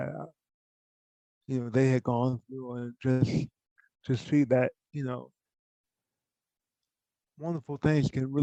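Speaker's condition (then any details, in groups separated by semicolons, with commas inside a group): Cerebral palsy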